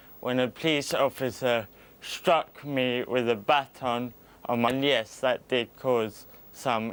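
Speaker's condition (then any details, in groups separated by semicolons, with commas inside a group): Cerebral palsy; uses wheelchair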